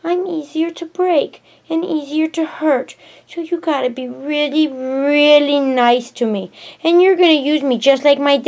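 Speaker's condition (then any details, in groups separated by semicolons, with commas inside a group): No condition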